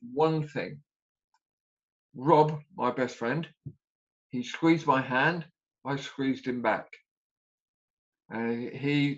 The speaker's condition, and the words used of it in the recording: Aphasia. Up to my stage, which is seven, which you can talk not as fast as you'd like to, but you can talk, and stages in between.